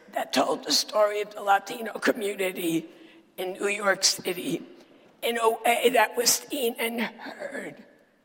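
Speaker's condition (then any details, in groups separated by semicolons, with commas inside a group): Dysphonia; still preaches with this voice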